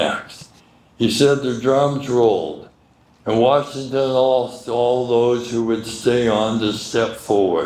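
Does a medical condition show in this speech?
Yes: medical condition affecting speech.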